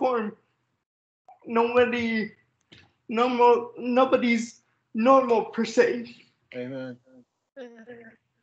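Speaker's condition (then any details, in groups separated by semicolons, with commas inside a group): Cerebral palsy; speech not impaired, sometimes hyperventilates when talking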